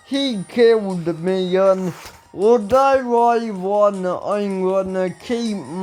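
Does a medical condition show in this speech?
Yes: ataxia; speech recently worse.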